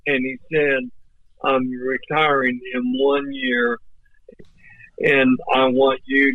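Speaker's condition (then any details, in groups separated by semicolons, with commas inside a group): ALS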